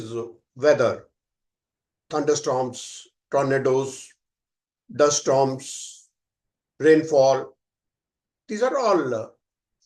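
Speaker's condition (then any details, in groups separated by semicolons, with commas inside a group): No condition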